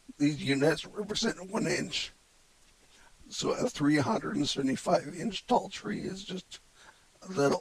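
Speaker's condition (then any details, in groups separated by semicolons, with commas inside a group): Cerebellar ataxia from brain tumour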